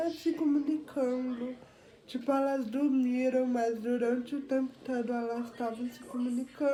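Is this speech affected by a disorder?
Yes: cerebral palsy.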